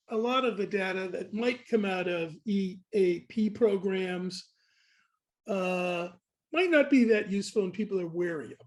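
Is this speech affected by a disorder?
No.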